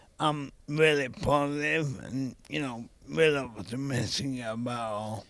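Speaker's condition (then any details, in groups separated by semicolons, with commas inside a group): ALS; young onset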